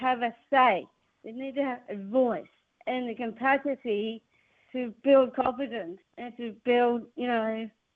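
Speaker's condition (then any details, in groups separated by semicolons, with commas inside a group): Down syndrome; public speaker, spoke at UN in New York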